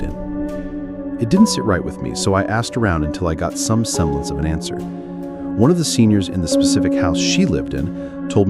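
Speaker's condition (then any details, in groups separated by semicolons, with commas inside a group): No condition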